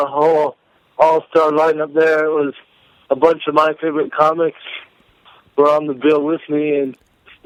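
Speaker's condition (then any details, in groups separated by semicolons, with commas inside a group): Cerebral palsy; may sound drunk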